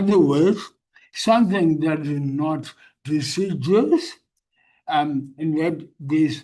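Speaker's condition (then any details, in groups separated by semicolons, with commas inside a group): Brain injury; wheelchair user; practising walking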